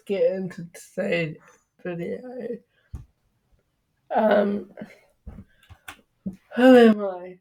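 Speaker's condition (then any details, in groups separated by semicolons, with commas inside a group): Cerebral palsy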